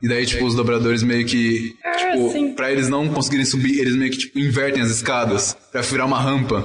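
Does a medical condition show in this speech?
No.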